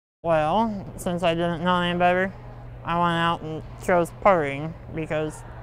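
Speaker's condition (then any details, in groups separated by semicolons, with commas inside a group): Muscular dystrophy; low muscle tone, slow writing and typing, needs frequent breaks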